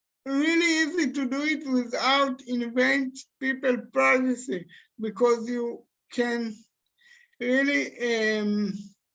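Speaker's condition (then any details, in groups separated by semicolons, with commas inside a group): Cerebral palsy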